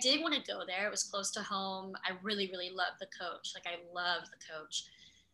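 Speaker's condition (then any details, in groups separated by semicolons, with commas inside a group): Cleft lip and palate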